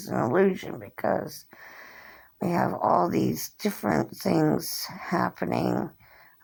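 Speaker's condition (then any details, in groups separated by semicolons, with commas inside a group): Cerebral palsy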